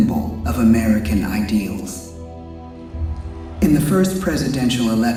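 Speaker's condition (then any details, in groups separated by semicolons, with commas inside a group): No condition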